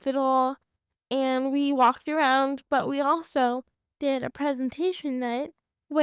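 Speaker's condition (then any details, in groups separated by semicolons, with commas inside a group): Cerebral palsy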